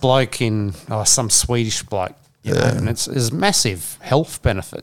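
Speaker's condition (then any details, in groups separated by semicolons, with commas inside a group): No condition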